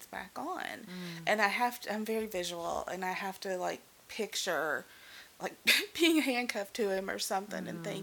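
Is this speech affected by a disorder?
No.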